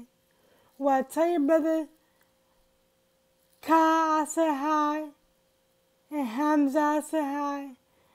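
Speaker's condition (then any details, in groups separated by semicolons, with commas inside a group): Cerebral palsy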